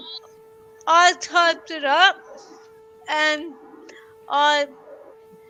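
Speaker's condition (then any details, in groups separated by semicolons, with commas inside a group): Cerebral palsy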